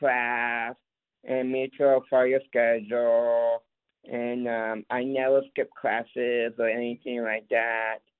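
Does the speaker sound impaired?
Yes: Down syndrome; lives independently.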